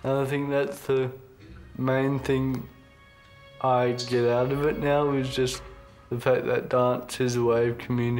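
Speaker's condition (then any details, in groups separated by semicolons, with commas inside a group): Ataxic cerebral palsy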